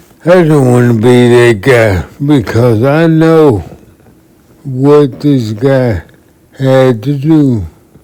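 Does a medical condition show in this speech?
Yes: multiple sclerosis.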